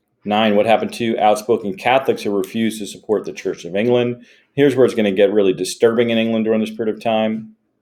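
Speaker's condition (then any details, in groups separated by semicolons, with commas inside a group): No condition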